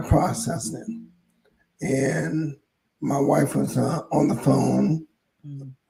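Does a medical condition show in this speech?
Yes: ALS; hoarse voice.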